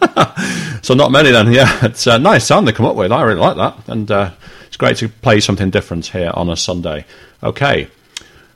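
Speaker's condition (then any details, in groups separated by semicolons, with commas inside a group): No condition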